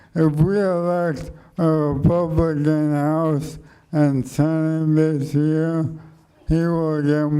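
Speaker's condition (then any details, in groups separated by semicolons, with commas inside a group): Motor neuron degeneration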